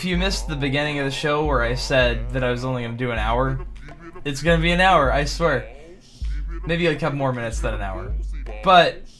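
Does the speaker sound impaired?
No.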